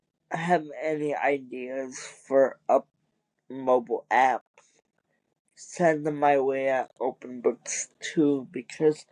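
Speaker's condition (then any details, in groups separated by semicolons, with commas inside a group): Cerebral palsy; wheelchair user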